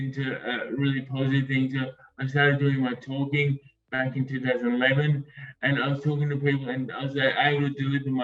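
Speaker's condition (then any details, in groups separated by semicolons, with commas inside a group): Acquired brain injury; acquired, not hereditary; over nine years since injury, ongoing physical therapy; speech gradually improving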